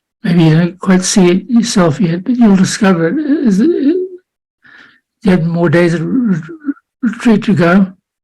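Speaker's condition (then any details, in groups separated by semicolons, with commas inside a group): Parkinson's disease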